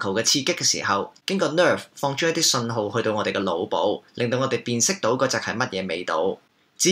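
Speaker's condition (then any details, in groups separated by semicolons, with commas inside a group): No condition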